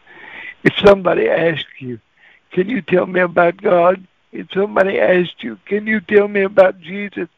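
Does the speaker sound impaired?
Yes: cerebral palsy; walks really funny.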